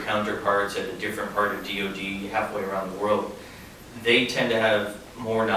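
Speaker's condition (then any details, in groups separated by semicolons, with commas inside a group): No condition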